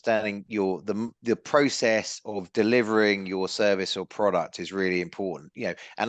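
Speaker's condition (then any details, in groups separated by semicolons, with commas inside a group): No condition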